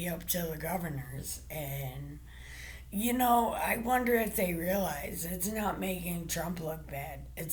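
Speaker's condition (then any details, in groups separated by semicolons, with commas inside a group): Brain injury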